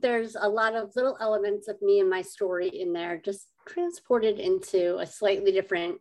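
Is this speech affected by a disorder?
Yes: cleft lip and palate; congenital cleft lip and palate, 25 surgeries; adult.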